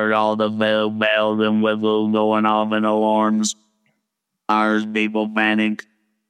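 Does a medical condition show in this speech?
Yes: laryngectomy, total laryngectomy with electrolarynx; voice box removed for laryngeal cancer from smoking cigarettes.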